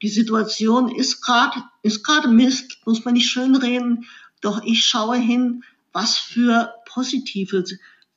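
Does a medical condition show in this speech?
Yes: cleft lip and palate; congenital cleft lip, jaw and palate, infant feeding problems, 16 operations by age 18, facial scars; after accident five months tube feeding, saliva swallowing not allowed, later esophagus surgery.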